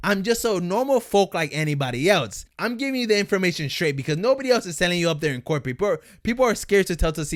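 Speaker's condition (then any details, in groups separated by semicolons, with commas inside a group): No condition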